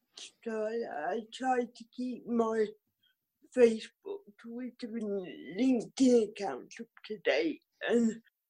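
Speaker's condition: Cerebral palsy; riding as physio from age 2

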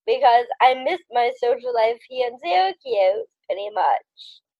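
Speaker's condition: Down syndrome

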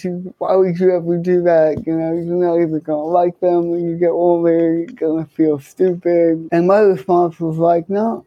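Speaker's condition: Cerebral palsy, hemiplegia

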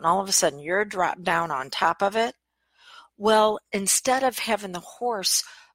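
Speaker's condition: No condition

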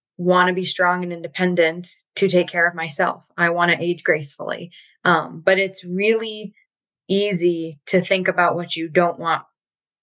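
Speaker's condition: No condition

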